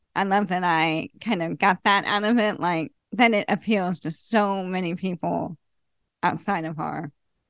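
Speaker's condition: ALS; als onset in hand at 38, thumb-forefinger muscle loss, very little hand strength, very slow progression; about 19 years since onset; still talking and advocating about 9 years after onset

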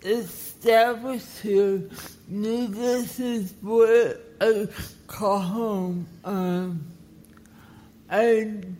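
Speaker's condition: Cerebral palsy; forceps delivery

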